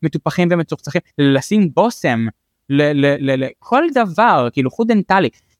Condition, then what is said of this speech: Stuttering. כאילו המוח כשהוא כאילו לא עסוק או משהו כזה, הוא כאילו משהו כזה, כל הזמן עסוק, אבל כאילו אם נגיד אתה עכשיו מדבר איתי על הגמגום, אז אני אגמגם יותר.